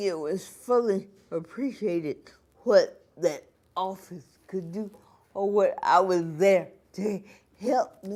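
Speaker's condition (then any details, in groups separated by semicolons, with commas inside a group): Cerebral palsy; from birth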